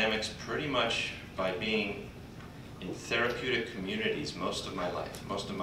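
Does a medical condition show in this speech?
No.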